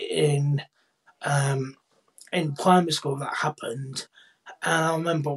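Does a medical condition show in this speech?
Yes: cerebral palsy, profound hearing loss; born three months premature, boccia class BC5 formerly BC2; speaks clearly and well, no longer signs, most BSL forgotten; speaks clearly despite deafness, BSL first language, primary school speech and language therapy.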